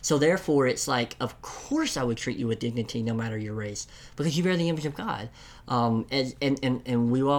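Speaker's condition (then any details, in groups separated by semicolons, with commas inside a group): Cleft lip and palate; congenital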